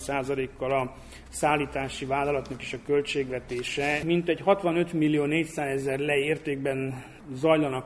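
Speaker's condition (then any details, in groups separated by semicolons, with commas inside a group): No condition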